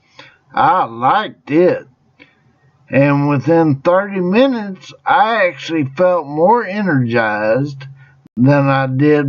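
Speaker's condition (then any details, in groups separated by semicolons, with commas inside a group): Traumatic brain injury; car crash, jaw shattered, multiple surgeries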